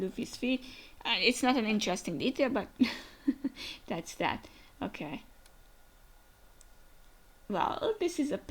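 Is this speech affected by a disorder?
No.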